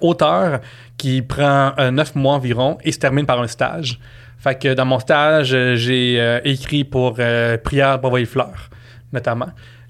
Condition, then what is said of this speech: Stuttering. Puis ça m'aide pas en ce moment à parler lentement.